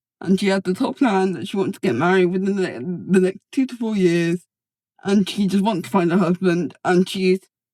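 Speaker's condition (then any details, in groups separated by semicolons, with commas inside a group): Cerebral palsy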